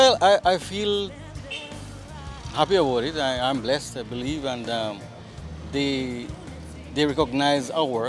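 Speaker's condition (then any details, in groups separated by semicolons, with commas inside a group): No condition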